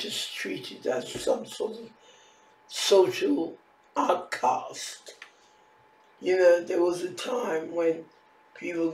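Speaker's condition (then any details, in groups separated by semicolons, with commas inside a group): Facial palsy; can barely hear own speech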